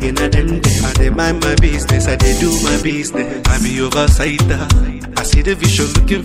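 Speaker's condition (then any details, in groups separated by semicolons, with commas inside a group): No condition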